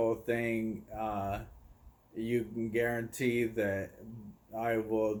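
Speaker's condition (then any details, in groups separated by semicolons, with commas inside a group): ALS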